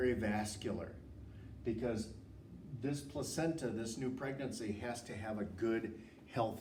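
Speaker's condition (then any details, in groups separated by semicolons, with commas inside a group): No condition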